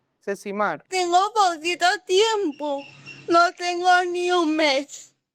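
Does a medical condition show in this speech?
Yes: cerebral palsy.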